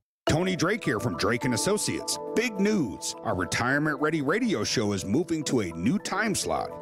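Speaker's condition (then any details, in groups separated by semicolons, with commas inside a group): No condition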